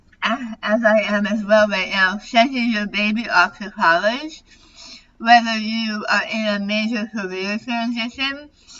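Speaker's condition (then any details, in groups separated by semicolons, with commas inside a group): Tongue cancer surgery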